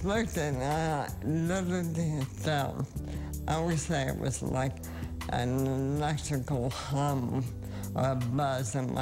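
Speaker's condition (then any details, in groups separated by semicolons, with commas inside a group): ALS; more than 25 years since onset, uses cannabis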